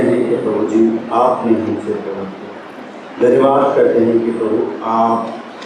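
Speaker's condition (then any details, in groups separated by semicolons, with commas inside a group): No condition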